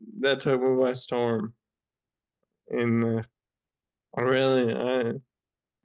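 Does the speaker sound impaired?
Yes: Friedreich's ataxia; diagnosed age 14, earlier shortness of breath, wheelchair dependent since age 18; age 28, 14 years since diagnosis, still progressing, uses wheelchair.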